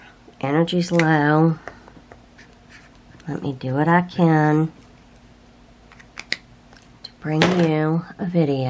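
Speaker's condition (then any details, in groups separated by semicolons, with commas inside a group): No condition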